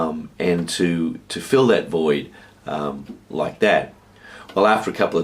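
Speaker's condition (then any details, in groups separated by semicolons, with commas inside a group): No condition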